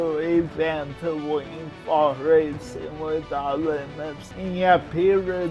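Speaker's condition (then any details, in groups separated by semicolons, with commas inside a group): Cerebral palsy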